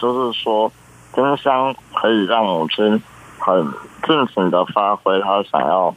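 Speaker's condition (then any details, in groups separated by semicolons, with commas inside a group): Congenital muscular dystrophy; present from birth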